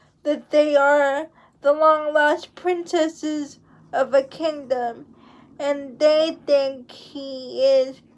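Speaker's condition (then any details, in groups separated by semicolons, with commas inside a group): Cerebral palsy; uses wheelchair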